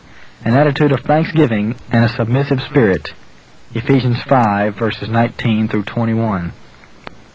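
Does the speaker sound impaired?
No.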